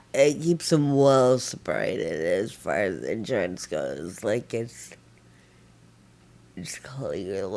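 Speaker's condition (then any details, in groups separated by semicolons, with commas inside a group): Friedreich ataxia; progressive nerve damage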